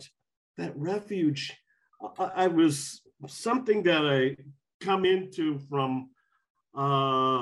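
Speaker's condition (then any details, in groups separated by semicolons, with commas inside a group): Aphasia; speaking in group discussion, says still working on aphasia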